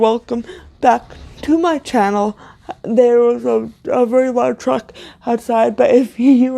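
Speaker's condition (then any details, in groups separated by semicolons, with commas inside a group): Cerebral palsy, severe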